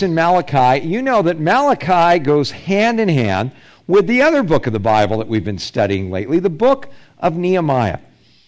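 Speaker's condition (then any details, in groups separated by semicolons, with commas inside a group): No condition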